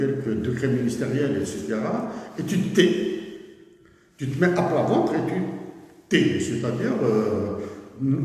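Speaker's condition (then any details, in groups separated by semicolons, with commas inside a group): No condition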